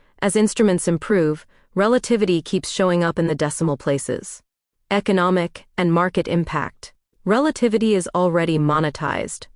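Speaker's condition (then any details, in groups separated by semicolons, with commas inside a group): No condition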